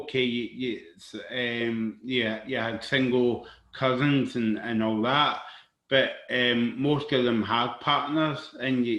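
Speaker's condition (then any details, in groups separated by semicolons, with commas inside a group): Cerebral palsy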